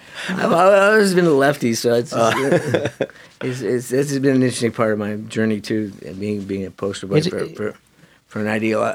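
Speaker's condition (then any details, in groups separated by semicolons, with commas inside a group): Parkinson's disease; young onset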